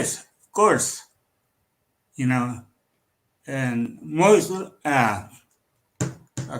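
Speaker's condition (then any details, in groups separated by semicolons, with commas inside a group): Cerebral palsy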